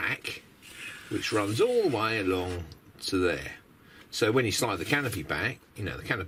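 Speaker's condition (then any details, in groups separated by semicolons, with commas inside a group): No condition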